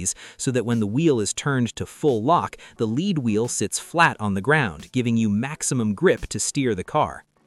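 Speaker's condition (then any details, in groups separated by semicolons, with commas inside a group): No condition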